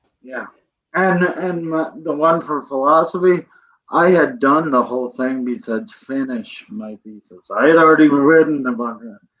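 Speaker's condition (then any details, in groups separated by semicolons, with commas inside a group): Cerebral palsy; present from birth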